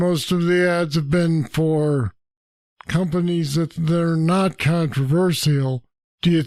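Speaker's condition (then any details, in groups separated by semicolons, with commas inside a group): Parkinson's disease; deep brain stimulators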